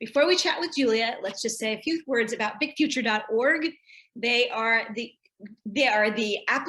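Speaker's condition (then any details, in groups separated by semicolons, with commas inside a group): No condition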